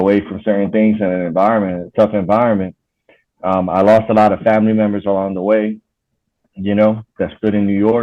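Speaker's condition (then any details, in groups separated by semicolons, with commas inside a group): No condition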